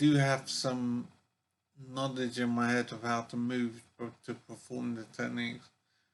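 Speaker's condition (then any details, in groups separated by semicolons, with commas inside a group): Brain injury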